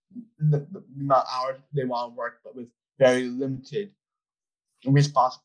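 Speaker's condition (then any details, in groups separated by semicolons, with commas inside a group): Down syndrome; called very articulate by host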